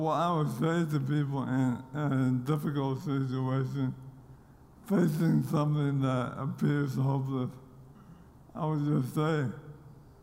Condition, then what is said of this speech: ALS (motor neuron disease). See, on my way here, and actually last night, I wondered to myself, will this be the last time that I speak publicly?